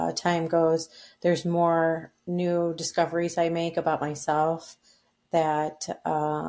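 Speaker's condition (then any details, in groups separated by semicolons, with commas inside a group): No condition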